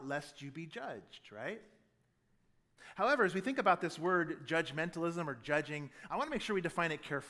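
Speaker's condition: No condition

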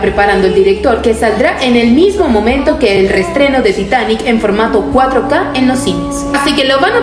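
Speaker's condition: No condition

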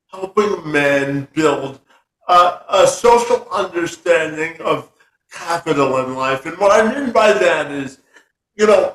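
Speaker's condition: Cerebral palsy; severe cerebral palsy

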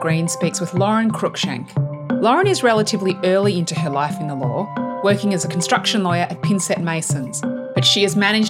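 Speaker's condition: No condition

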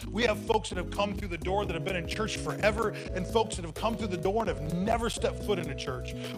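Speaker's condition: No condition

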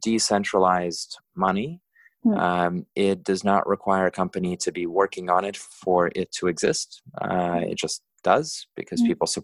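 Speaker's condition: No condition

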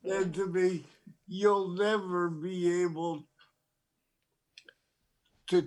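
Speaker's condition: Parkinson's disease; tremor

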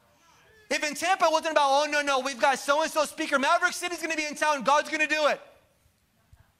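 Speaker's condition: No condition

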